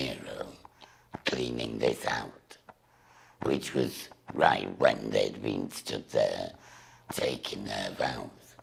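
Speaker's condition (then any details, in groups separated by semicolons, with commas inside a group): Laryngectomy; total laryngectomy for throat cancer, radiation; still has voice after operation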